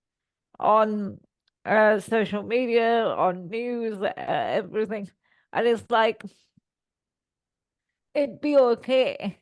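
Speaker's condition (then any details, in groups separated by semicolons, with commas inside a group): Cerebral palsy; all four limbs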